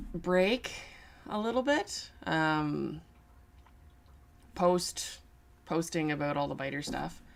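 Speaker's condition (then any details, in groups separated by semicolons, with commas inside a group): No condition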